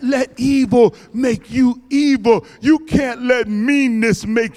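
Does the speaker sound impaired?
No.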